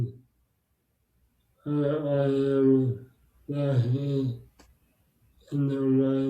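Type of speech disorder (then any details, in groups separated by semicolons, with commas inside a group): Bulbar dysarthria; bulbar motor neurone disease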